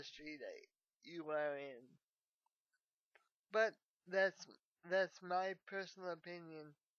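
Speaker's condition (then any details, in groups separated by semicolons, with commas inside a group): Cerebral palsy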